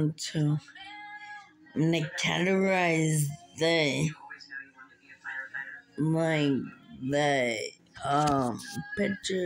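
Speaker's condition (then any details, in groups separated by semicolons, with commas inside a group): Muscular dystrophy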